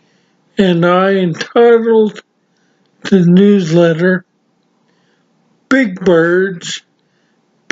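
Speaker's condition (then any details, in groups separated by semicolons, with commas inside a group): Severe traumatic brain injury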